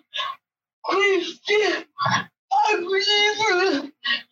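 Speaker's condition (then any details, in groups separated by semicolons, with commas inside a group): Cerebral palsy; wheelchair for mobility, speech impairment, job provides same interpreter daily over Zoom; interpreter repeats her speech line by line during interview; others may struggle to understand, interpreter revoices her words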